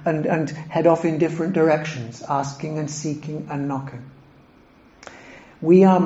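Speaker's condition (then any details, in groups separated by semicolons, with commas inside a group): No condition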